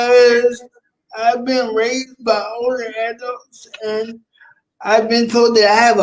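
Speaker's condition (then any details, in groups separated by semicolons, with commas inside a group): Cerebral palsy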